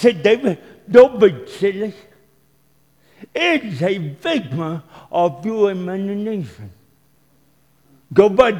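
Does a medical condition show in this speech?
Yes: cerebral palsy; talks funny.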